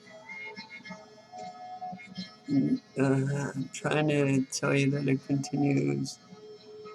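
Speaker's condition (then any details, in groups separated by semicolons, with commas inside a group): Cerebral palsy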